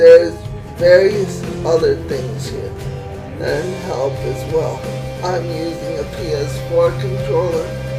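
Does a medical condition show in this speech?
Yes: cerebral palsy.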